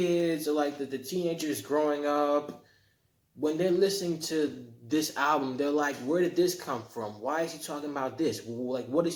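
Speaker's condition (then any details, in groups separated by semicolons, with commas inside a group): No condition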